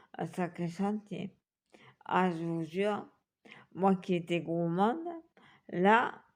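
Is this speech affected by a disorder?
Yes: multiple sclerosis; back pain cuts off breathing.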